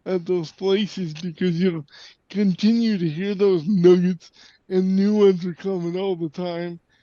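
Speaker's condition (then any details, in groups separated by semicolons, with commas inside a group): Cerebral palsy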